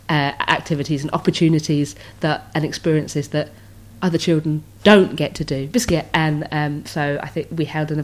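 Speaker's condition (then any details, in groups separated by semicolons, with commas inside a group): Tourette's; vocal tics, worsened around three or four years before, has had treatment and therapeutic input; frequent vocal tics, tics can be quite complex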